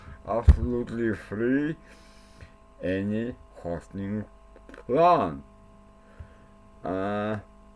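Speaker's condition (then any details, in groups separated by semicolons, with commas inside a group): Cerebral palsy; since birth; speech not very clear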